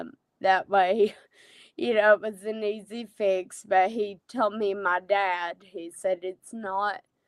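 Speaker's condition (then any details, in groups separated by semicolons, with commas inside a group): Friedreich's ataxia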